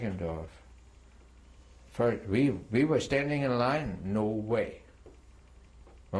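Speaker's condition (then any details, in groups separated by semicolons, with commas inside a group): No condition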